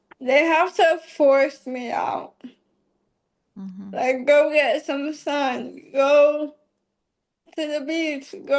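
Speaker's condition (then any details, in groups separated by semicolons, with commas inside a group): ALS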